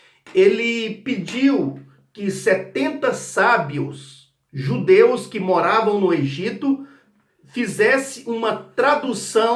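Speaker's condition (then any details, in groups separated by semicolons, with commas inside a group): No condition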